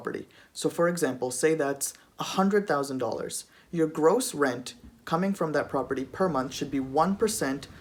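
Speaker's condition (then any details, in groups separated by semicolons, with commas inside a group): No condition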